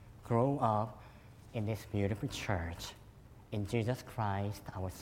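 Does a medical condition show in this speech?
Yes: cleft lip and palate; could not suck breast milk as newborn.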